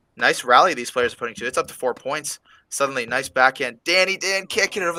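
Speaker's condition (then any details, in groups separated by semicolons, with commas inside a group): No condition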